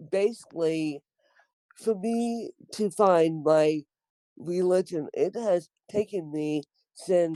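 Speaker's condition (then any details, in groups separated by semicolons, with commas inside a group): Cerebral palsy, mixed, moderate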